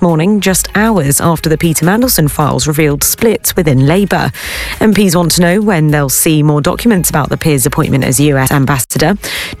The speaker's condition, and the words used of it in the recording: None; typical speech.